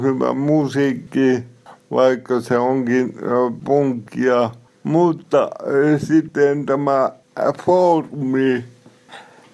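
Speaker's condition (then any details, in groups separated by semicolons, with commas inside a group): Cerebral palsy; somewhat unclear, self-described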